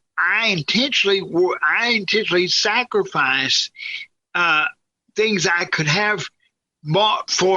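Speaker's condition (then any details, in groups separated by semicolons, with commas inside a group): Cerebral palsy, severe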